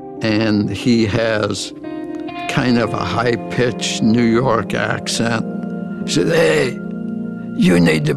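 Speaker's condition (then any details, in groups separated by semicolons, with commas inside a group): ALS; progressive ALS, diagnosed over 11 years ago, initial prognosis 2 to 5 years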